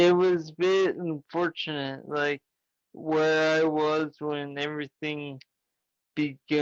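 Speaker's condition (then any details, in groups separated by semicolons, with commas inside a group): Traumatic brain injury; ongoing therapy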